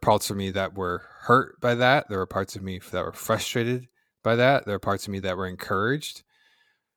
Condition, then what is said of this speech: No condition.